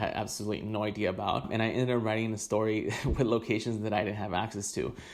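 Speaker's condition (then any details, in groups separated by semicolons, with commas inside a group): No condition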